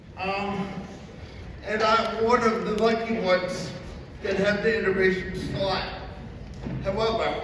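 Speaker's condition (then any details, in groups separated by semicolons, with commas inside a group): Cerebral palsy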